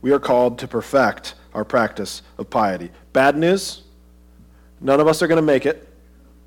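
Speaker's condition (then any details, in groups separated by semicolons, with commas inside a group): No condition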